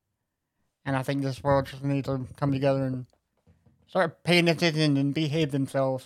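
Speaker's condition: Cerebral palsy; limited use of right hand

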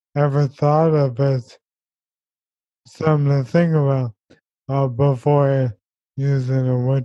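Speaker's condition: ALS; progressive neurodegenerative

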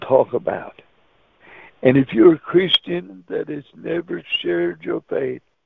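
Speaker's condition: Cerebral palsy; wheelchair user

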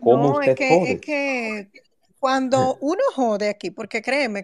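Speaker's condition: No condition

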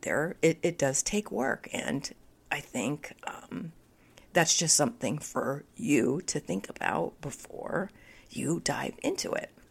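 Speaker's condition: Spasmodic dysphonia; voice audibly affected

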